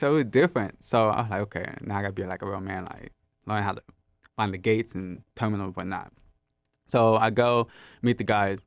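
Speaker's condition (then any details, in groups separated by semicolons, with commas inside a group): Hard of hearing, gentamicin-induced hearing loss; speech therapy due to hearing loss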